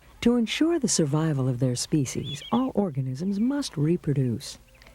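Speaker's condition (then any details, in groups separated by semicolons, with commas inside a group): No condition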